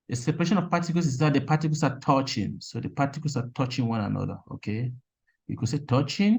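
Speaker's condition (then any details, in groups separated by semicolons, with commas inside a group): No condition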